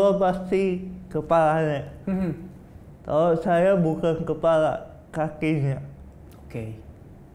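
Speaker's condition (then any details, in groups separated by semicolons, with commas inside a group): Cerebral palsy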